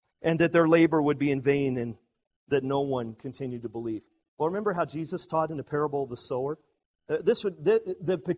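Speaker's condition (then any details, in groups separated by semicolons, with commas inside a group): No condition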